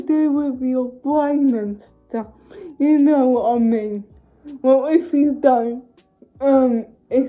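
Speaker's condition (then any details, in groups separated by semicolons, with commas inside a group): Cerebral palsy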